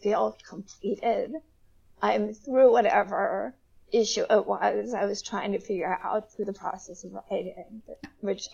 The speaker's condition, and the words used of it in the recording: Spasmodic dysphonia. I just sound like this. I'm not nervous. I always sound like this.